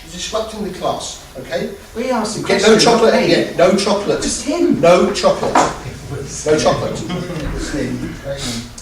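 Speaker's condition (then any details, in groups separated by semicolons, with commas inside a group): No condition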